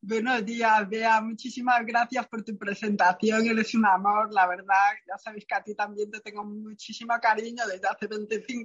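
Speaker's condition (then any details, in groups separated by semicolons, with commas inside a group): Profound bilateral hearing loss, post-meningitis profound bilateral sensorineural hearing loss; relies on lip reading and facial gestures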